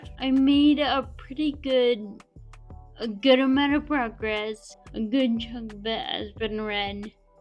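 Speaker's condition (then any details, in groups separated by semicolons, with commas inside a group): Friedreich's ataxia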